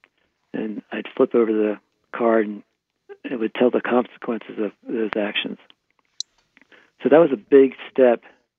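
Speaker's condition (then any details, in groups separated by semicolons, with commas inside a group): Parkinson's disease; right hand tremor at onset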